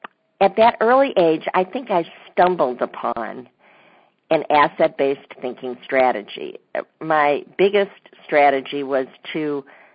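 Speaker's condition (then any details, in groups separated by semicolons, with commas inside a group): Cleft lip and palate; congenital, not fully corrected by plastic surgery in early childhood, visible mouth and nose difference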